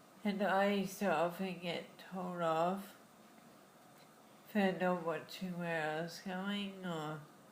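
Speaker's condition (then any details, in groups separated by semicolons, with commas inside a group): Friedreich's ataxia; diagnosed in childhood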